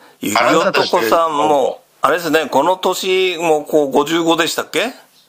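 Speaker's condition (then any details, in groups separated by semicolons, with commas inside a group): No condition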